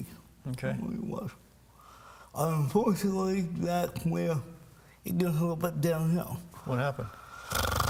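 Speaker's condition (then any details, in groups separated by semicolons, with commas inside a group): Cerebral palsy; from birth; speech impairment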